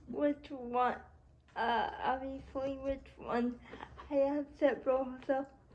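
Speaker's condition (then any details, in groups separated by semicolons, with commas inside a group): Cerebral palsy; spastic quadriplegia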